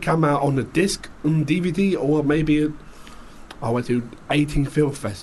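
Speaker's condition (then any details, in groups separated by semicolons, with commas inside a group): Down syndrome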